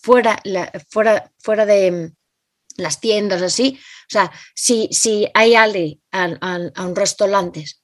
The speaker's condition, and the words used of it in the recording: Aphasia. Yo la gente, digo, soy como turistas, pero aquí, ¿vale?